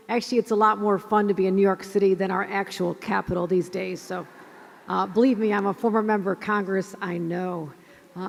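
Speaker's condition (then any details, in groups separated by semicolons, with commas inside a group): No condition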